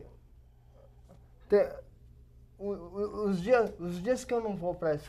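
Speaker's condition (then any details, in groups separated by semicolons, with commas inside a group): Cerebral palsy; age 27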